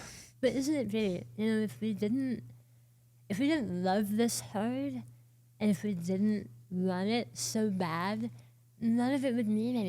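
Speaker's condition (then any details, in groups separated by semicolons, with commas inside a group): Oral cancer, partial glossectomy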